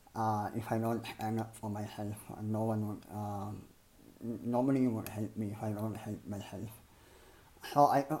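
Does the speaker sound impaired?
Yes: cleft palate and lip; congenital cleft lip and palate, hole in upper jaw, misaligned jaws, malformed nose, repeated speech-improving surgeries; developed a very different way of speaking, ongoing speech impediment.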